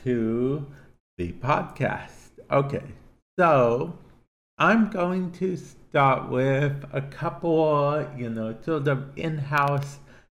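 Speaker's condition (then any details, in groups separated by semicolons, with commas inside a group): Cerebral palsy; affects speech to an extent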